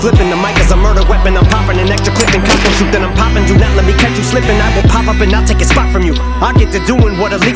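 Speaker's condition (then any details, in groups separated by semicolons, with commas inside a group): No condition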